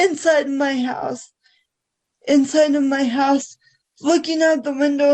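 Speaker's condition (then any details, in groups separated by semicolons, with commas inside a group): Cerebral palsy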